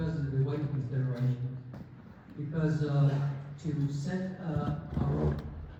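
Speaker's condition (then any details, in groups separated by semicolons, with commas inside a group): No condition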